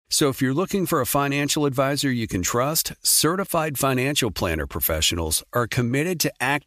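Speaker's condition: No condition

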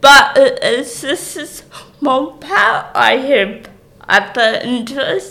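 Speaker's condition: Cerebral palsy; speech obviously affected

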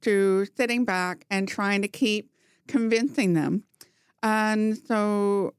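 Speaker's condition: Profound hearing loss; did not talk until age four

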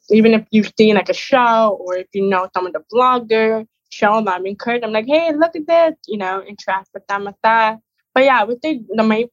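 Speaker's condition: Deafness, hard of hearing

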